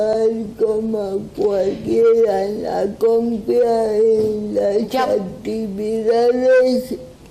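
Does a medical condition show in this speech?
Yes: cerebral palsy.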